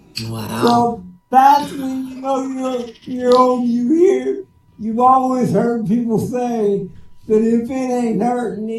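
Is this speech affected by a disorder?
Yes: cerebral palsy; speech sounds drunk.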